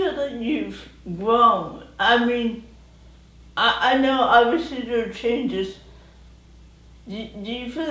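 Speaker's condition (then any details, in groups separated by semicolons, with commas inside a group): Cerebral palsy; present from birth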